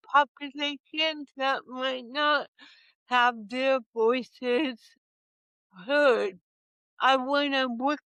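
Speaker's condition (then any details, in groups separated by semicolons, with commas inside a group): Cerebral palsy; present from birth, initially mild; lost ability to walk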